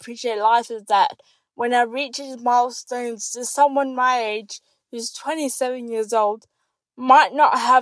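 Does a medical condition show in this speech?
Yes: cerebral palsy; diagnosed with cerebral palsy after birth in New Zealand, complex medical needs from childhood.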